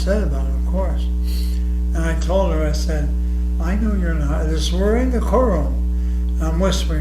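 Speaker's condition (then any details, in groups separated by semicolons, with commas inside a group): ALS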